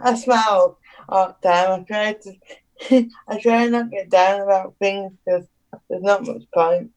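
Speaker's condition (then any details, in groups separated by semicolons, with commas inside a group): Cerebral palsy; needs adapted housing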